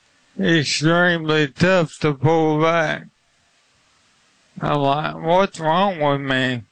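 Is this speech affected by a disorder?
Yes: ALS; limb-onset, left hand weakness first, spread through left arm, slight right leg symptoms, diagnosed at Duke.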